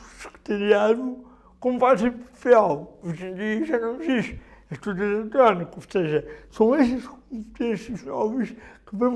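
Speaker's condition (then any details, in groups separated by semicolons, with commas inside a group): Cerebral palsy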